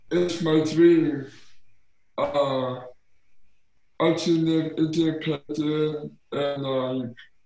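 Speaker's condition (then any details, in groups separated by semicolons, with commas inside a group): Down syndrome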